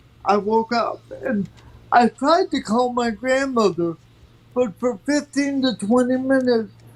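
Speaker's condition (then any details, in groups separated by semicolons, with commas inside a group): Cerebral palsy; from birth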